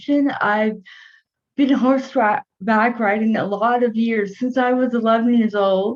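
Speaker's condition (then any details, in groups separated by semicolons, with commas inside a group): Cerebral palsy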